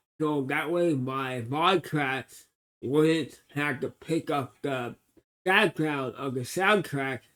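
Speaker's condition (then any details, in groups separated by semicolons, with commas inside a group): Cerebral palsy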